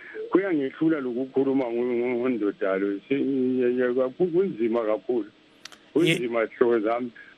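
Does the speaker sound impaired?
No.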